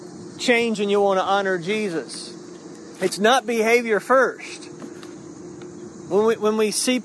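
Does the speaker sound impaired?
No.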